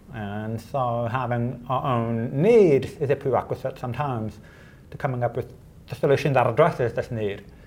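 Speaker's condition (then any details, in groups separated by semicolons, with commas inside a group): Deafness; unable to make phone calls unaided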